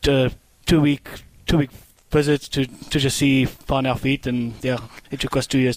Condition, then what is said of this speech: Stuttering. And everybody there told me that the rat poison that I drank when I was 30 years old, yeah, affected my nervous system, and that's why I have the stutter.